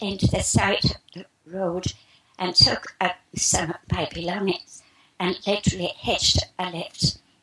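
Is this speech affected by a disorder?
Yes: spasmodic dysphonia; spasmodic dysphonia for past 3 years, described as strangulation of the esophagus; expects to speak perfectly in a few minutes, asks hosts for healing meanwhile.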